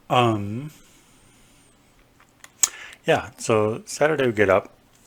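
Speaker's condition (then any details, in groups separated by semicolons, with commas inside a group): No condition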